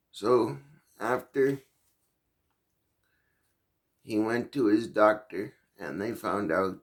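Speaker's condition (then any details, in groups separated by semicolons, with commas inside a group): Cerebral palsy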